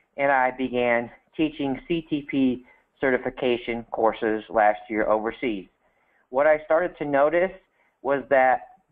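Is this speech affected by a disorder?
No.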